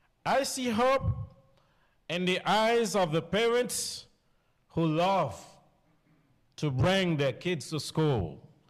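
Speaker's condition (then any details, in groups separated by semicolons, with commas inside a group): No condition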